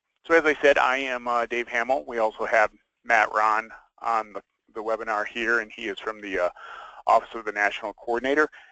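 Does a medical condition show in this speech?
No.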